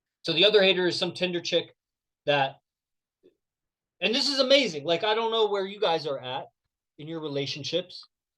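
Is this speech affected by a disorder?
No.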